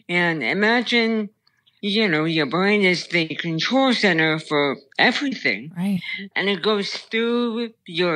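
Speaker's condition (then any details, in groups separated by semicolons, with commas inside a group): Brain stem tumor; childhood onset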